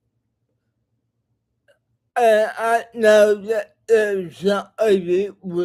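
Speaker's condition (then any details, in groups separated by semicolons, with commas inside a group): Cerebral palsy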